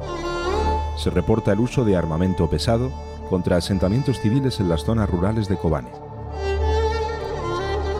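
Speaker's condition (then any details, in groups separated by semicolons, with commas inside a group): No condition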